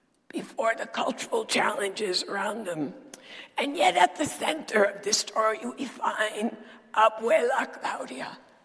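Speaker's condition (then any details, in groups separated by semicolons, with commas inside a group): Dysphonia; still preaches with this voice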